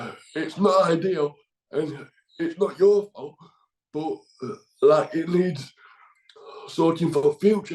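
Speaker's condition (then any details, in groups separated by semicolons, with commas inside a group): Cerebral palsy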